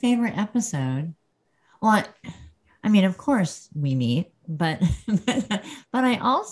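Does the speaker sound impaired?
Yes: cleft lip and palate; congenital, present from birth, could not be breastfed as infant.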